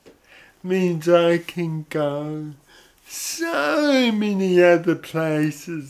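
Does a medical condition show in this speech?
Yes: cerebral palsy; brain damage at or around birth, affects coordination and muscle control of whole body; odd sort of voice.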